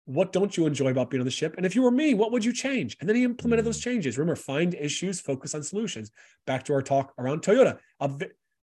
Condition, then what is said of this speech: No condition.